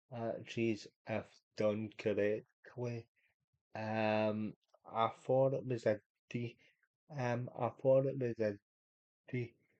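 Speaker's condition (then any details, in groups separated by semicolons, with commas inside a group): Cerebral palsy; unable to walk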